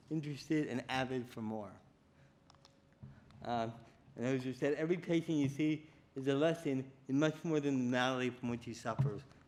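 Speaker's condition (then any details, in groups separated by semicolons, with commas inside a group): Cerebral palsy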